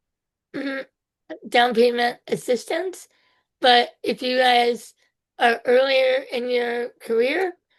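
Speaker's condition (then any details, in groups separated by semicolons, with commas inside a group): Spinal muscular atrophy type two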